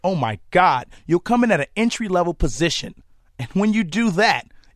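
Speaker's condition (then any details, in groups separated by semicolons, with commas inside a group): No condition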